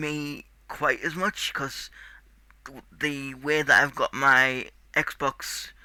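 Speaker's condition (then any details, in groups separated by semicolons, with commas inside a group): Cerebral palsy; tight muscles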